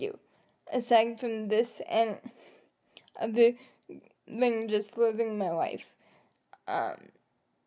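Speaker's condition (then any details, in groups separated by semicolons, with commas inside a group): Cerebral palsy; able to articulate and speak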